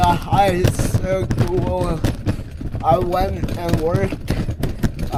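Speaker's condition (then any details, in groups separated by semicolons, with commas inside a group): Multiple sclerosis; affects hands and left arm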